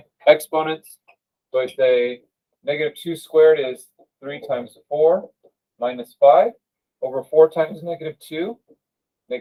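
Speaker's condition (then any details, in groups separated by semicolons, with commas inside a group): No condition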